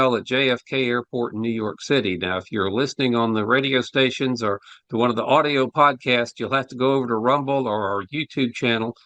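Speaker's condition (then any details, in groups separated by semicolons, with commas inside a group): No condition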